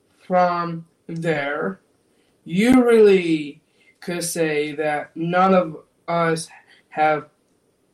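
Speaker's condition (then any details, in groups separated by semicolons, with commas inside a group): Down syndrome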